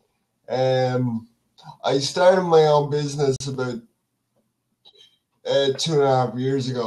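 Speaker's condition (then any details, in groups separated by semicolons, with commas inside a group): Cerebral palsy; speech affected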